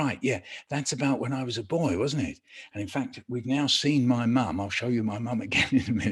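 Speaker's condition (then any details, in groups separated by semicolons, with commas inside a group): No condition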